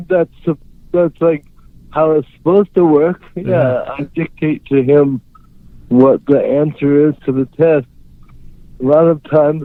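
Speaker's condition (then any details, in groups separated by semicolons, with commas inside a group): Cerebral palsy; unable to write or type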